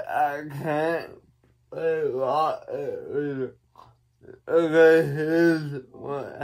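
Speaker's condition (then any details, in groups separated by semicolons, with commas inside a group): Cerebral palsy; one hand affected; atypical speech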